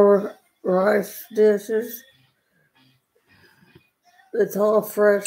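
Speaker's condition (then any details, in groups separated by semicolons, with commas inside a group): Cerebral palsy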